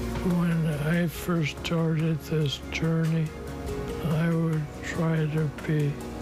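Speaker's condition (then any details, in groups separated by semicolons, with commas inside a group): ALS; onset in legs then arms; diagnosed about 4 years ago, all limbs lost, fully dependent; much of voice lost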